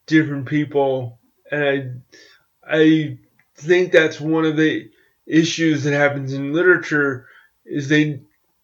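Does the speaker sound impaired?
Yes: cerebral palsy; walks with crutches.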